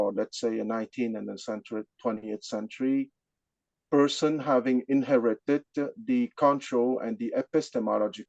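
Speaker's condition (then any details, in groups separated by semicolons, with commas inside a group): No condition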